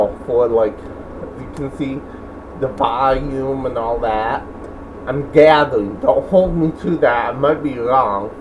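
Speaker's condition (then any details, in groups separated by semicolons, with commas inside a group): Cerebral palsy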